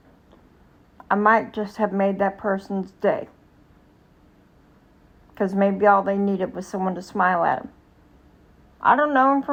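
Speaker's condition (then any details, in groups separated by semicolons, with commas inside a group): Cerebral palsy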